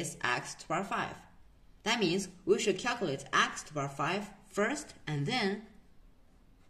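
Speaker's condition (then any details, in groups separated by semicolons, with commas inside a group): No condition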